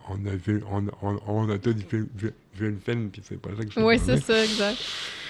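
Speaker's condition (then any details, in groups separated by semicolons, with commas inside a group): Cerebral palsy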